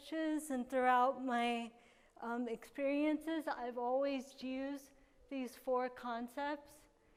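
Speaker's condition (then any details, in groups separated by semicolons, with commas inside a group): Cerebral palsy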